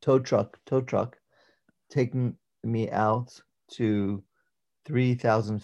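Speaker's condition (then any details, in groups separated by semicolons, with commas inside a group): Aphasia after stroke; stroke with clotting during surgery at 33, right arm paralysed, first 3-4 months foggy; right arm still not working, walking-ish gait, not quite limping; communicating sometimes challenging, communicates differently, thinks fine but speaking affected, about one year to adjust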